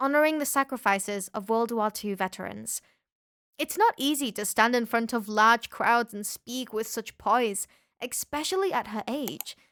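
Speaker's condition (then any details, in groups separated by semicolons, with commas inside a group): No condition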